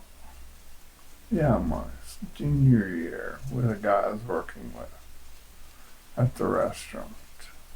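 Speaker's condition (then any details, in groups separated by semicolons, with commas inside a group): Parkinson's disease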